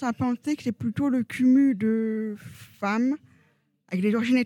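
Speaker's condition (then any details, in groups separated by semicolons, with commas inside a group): Profound congenital deafness, profound, from birth; oral speech since early childhood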